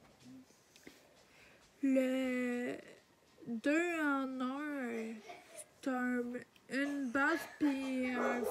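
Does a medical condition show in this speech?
Yes: ataxia; degenerative.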